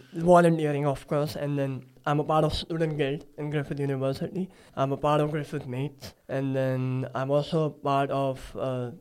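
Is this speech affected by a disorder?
Yes: cleft palate; recent nose surgery.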